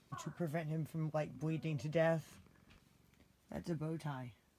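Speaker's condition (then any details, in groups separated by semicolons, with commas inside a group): No condition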